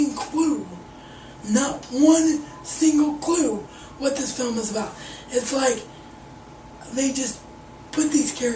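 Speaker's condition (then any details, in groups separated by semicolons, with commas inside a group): Cerebral palsy; wheelchair bound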